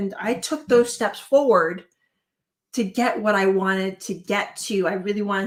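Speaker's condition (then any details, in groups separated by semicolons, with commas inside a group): No condition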